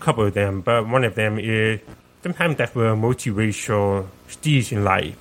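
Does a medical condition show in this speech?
Yes: profound deafness, deaf accent; born profoundly deaf, 95 db loss both ears, cause unknown, sensorineural, cochlear implant, earlier hearing aids; hears through cochlear implant on side of head, hearing aids gave about 10% of current hearing; sounds different, listeners ask where accent is from, parents taught speech.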